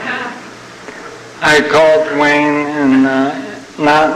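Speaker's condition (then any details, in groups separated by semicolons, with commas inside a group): ALS (Lou Gehrig's disease); young onset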